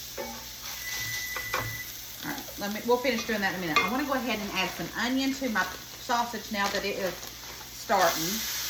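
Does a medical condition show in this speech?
No.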